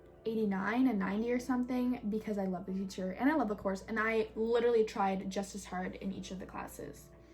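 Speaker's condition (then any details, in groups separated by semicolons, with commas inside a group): No condition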